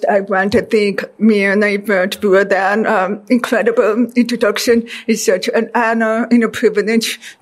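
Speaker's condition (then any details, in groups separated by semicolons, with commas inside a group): Deafness; deaf since childhood, reads lips, needed classroom accommodations from kindergarten; speech therapy most of life with Mindy Kobomis, learning to talk, hear and pronounce words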